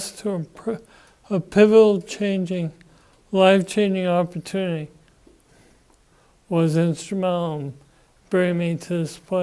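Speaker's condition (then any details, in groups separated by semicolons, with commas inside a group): Parkinson's disease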